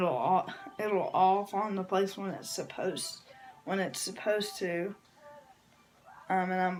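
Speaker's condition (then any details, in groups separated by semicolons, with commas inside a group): Cerebral palsy; from birth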